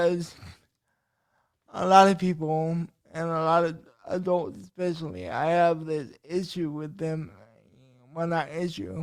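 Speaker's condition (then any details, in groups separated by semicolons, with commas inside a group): Cerebral palsy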